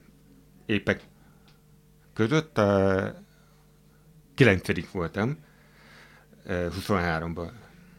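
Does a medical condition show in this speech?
Yes: hearing impairment, hard of hearing.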